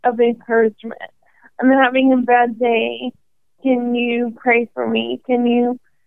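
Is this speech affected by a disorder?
Yes: ALS; probable category ALS, first symptoms noticed in hand, 18 months to diagnosis, diagnosed at 27; about 5.5 years since diagnosis, considering walking device, clinic team includes speech and respiratory therapists.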